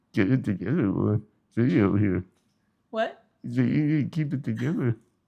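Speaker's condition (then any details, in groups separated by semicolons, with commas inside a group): Spinal muscular atrophy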